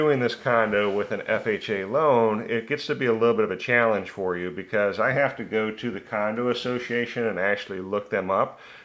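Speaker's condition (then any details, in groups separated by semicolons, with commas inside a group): No condition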